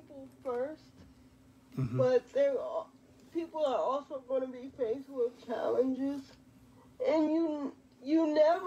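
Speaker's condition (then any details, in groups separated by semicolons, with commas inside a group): Quadriplegic cerebral palsy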